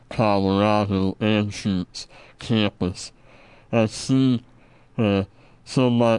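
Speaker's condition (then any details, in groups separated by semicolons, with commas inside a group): Treacher Collins syndrome; congenital genetic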